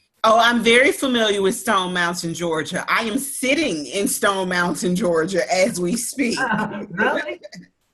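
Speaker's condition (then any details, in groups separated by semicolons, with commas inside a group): No condition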